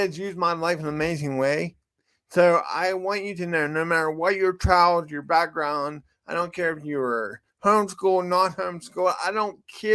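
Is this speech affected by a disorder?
Yes: cerebral palsy; from birth.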